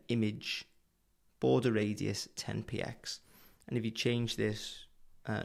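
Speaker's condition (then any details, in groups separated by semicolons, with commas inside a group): No condition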